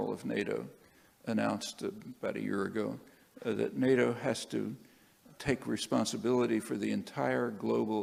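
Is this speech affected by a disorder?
No.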